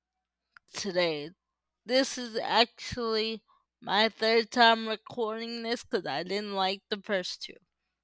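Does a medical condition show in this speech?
Yes: cerebral palsy; uses power wheelchair.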